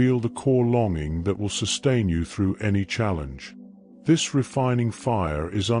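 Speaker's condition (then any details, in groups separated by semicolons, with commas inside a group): No condition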